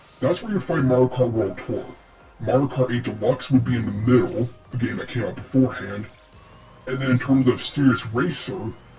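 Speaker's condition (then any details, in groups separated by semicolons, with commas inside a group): No condition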